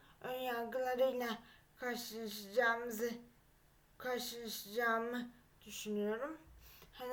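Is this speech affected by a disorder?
Yes: cerebral palsy.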